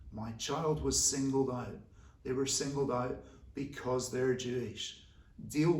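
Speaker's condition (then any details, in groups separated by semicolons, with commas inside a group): No condition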